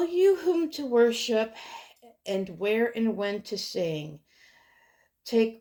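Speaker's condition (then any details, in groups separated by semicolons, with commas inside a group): No condition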